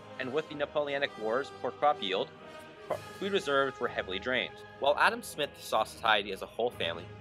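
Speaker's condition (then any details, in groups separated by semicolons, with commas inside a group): No condition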